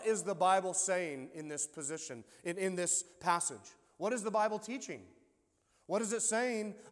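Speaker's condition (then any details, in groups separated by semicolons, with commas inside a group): No condition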